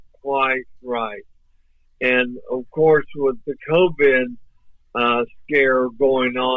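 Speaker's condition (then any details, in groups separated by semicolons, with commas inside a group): ALS; voice off but clear and understandable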